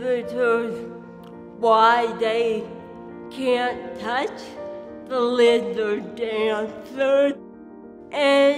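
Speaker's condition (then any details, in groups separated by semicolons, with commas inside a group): Cerebral palsy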